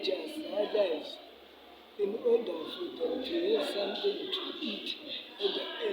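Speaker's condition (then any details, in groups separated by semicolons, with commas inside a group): Cerebral palsy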